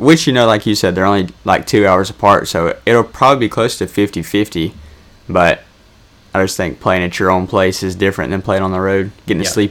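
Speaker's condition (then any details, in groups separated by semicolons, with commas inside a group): No condition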